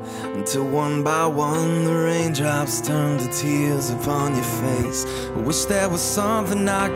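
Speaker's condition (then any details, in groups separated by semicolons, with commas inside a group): No condition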